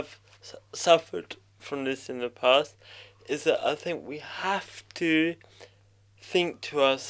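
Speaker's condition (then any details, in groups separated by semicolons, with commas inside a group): Cerebral palsy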